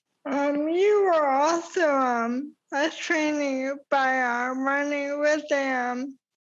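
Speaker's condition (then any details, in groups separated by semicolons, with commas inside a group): ALS; about 8 years since diagnosis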